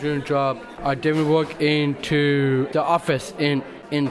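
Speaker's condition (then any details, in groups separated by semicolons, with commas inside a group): Down syndrome; young adult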